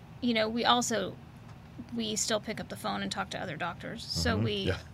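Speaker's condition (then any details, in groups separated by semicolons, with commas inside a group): No condition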